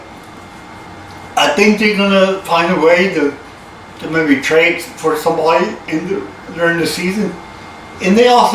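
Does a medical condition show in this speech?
Yes: cerebral palsy; from birth.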